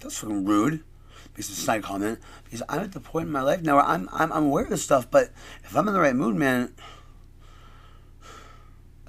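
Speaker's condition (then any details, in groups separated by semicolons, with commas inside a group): Stutter; stutter makes talking take longer; repeated words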